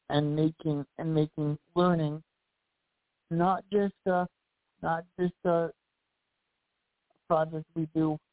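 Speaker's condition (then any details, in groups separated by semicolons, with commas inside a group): Cerebral palsy; walked with walker, daily walking practice down block and back set by father; past challenges speaking up, voice improved over last year, spanish speaker with limited english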